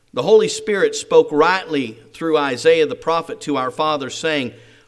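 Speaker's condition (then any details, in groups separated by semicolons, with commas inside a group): No condition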